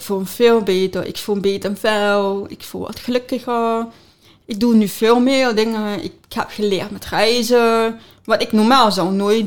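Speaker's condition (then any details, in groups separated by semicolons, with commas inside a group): Deafness with cochlear implant; congenital, implant from age two, magnet in head, cochlear electrodes, once robotic sound, pain, stopped use; still uses cochlear implant, lip reads well, phone typing when needed, sister Demi supports with sign; speech therapy to practise speech, says speaks very well now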